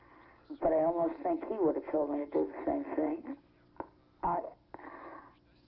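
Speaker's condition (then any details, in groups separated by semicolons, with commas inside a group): Laryngeal cancer; left throat cancer a year ago, now large right-side tumor, judged incurable at Children's Hospital, San Francisco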